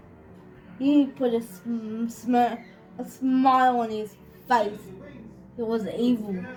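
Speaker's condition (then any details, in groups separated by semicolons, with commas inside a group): Cerebral palsy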